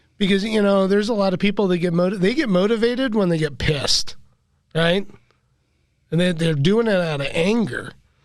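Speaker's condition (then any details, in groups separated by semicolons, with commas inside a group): No condition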